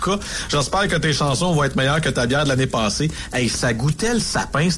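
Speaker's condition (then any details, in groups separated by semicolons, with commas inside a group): No condition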